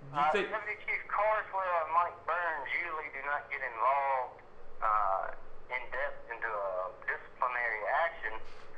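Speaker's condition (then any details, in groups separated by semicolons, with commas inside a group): No condition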